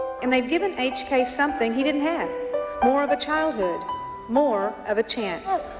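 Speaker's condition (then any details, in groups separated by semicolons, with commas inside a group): No condition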